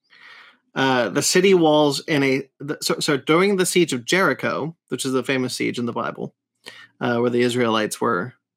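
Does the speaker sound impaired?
No.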